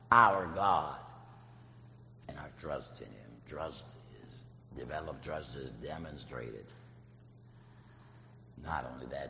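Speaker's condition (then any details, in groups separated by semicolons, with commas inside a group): Laryngectomy; artificial voice via prosthesis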